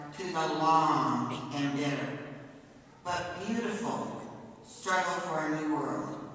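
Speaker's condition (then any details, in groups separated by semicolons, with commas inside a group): No condition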